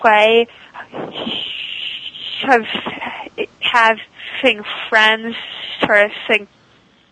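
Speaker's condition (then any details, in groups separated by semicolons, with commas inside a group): Stuttering; very severe third grade, worse high school, speakeasy from Dr. John Haskell, speech therapy helped core; moderate, occasional speakeasy in-ear delayed auditory feedback device, not worn on show; device cuts stuttering about 95%, still stutters at sentence onset, worse around unfamiliar people, sometimes avoids talking; repeated words, prolonged sounds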